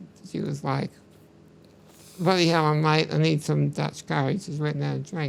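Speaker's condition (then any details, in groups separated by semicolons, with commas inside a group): Muscular dystrophy; uses wheelchair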